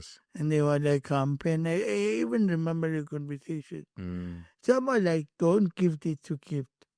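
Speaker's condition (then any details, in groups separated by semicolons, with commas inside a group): Cerebral palsy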